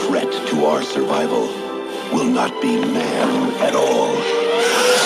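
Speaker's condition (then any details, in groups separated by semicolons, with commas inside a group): No condition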